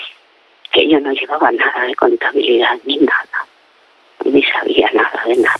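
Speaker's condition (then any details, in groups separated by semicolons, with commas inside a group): Facial palsy; ongoing medical follow-up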